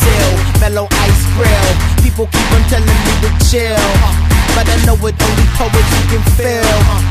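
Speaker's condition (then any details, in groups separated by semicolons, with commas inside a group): No condition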